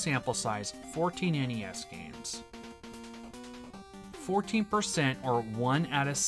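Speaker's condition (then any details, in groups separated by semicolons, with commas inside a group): No condition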